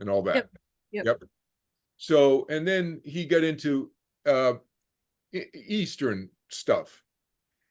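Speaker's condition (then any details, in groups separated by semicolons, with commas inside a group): No condition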